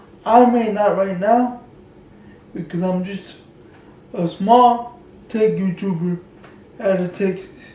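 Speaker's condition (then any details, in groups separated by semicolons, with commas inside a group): Cerebral palsy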